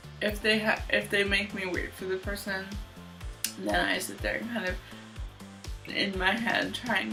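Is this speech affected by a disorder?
Yes: cerebral palsy, mild.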